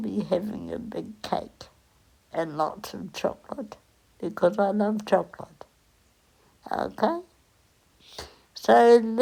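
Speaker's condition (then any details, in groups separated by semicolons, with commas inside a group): Cerebral palsy; onset at 8 days old; lifelong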